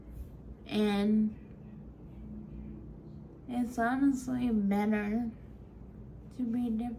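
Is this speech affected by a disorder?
Yes: Friedreich's ataxia.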